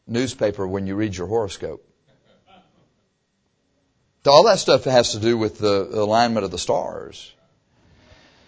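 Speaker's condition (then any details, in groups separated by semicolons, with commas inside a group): No condition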